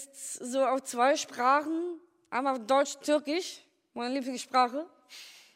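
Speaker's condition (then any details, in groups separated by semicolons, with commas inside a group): Down syndrome; Trisomy 21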